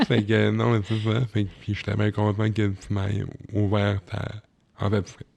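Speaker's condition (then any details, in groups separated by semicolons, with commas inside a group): Cerebral palsy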